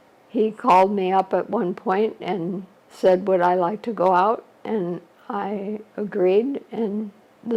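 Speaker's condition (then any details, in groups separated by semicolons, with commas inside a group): ALS; shortly after diagnosis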